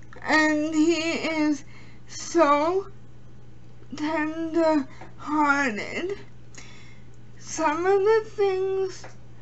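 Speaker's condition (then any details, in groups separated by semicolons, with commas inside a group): Cerebral palsy; premature birth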